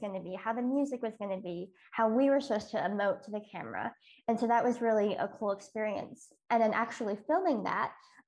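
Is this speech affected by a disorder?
Yes: cleft lip and palate; congenital cleft lip and palate, multiple surgeries on face and mouth.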